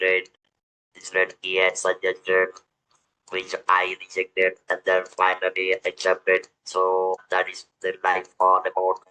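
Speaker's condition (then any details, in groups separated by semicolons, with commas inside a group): Throat cancer, electrolarynx user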